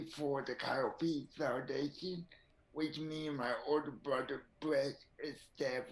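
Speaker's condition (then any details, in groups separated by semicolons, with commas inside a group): Cerebral palsy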